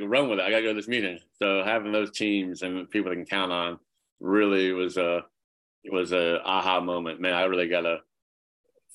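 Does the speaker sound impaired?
Yes: cleft palate, severe; speech impediment growing up, speech therapy all through school.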